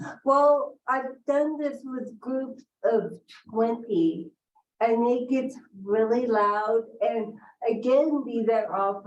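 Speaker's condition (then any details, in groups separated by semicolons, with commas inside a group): Cerebral palsy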